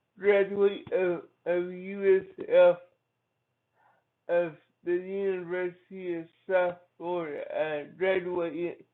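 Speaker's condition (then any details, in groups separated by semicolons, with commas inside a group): Cerebral palsy; from birth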